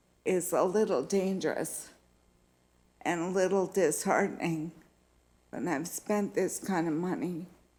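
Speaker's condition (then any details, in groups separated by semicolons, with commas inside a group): Multiple sclerosis; needs time to get voice up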